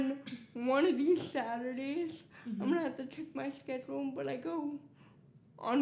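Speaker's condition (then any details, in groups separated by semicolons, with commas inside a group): Cerebral palsy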